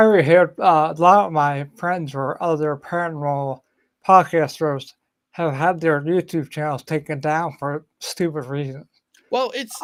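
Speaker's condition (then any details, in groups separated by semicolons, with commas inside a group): Ataxia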